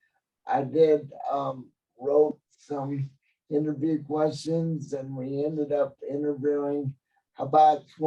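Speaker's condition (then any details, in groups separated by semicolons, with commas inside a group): Cerebral palsy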